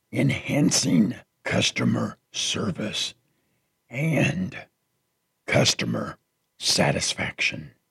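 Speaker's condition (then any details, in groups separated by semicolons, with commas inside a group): Partial laryngectomy after throat cancer; half of larynx removed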